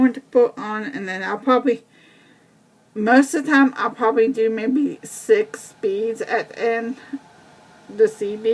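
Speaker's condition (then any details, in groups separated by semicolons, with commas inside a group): Cerebral palsy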